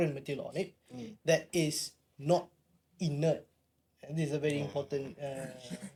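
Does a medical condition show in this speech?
No.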